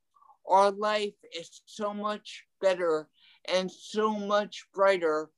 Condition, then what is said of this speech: Cerebral palsy. It affects my tongue a little bit, and it affects my legs mostly.